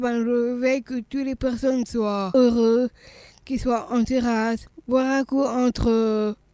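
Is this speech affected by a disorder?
Yes: Down syndrome; congenital, heart malformation, heart surgery at age one after staphylococcus aureus, later reoperated; aged 39; swallowing problems, slowness, childhood speech therapy to tone tongue.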